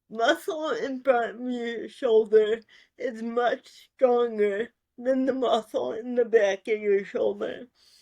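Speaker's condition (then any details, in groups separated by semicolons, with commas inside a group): Cerebral palsy; spasticity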